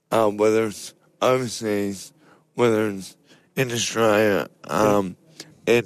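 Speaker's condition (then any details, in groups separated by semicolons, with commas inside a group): Motor neurone disease; sporadic motor neurone disease, deteriorating quickly; treatment overseas, exploring TPS neuromodulation in Melbourne, home device twice daily, nanocrystallized gold drug; speech affected as disease progressed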